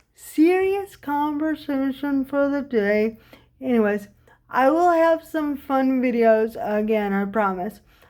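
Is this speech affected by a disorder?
Yes: cerebral palsy.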